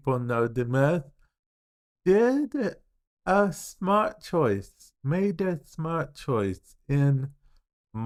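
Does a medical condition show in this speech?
Yes: cerebral palsy.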